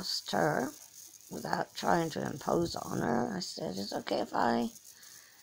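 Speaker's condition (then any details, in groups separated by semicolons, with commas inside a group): Cerebral palsy; from birth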